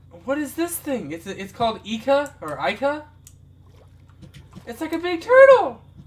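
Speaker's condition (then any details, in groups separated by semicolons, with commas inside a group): No condition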